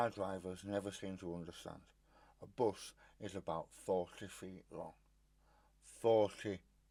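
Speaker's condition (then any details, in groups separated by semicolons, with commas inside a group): Stage 4 tongue cancer, hemiglossectomy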